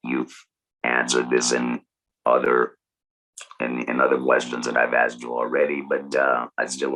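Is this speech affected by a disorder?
Yes: total laryngectomy; about 14 years since laryngectomy, stage 3 before surgery.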